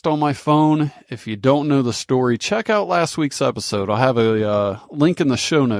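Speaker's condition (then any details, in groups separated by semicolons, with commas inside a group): No condition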